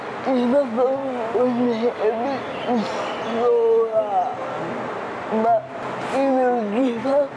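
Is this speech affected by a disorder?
Yes: cerebral palsy; cerebral palsy, from birth; difficulties with verbal communication.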